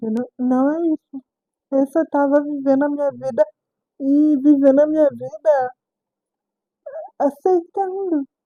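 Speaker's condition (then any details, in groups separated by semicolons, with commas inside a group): Cerebral palsy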